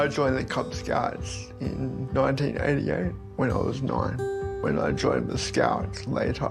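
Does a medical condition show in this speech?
Yes: cerebral palsy.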